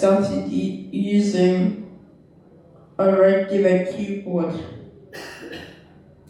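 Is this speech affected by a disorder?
Yes: cerebral palsy; left side weaker.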